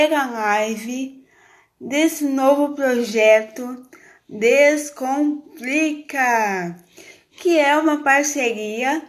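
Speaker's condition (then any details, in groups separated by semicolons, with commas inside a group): Cerebral palsy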